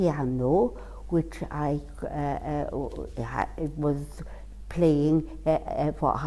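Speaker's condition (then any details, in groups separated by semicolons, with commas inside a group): Cerebral palsy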